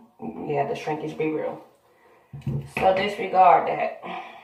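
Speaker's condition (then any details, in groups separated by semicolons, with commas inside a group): No condition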